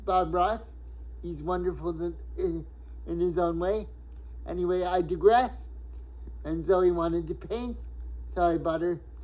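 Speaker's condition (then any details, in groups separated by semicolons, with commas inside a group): Cerebral palsy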